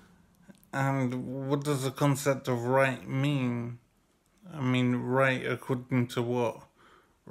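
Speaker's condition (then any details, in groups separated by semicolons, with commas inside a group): Brain injury; severe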